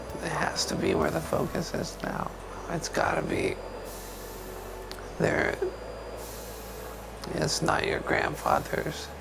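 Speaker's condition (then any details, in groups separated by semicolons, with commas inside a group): ALS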